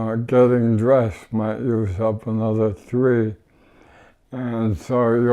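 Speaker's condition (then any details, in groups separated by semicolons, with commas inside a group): ALS; no tracheostomy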